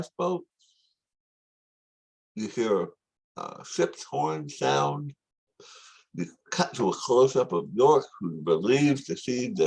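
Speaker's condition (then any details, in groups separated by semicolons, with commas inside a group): Tongue cancer surgery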